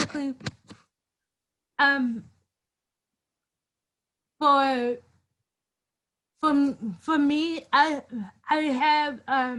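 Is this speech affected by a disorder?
Yes: cerebral palsy.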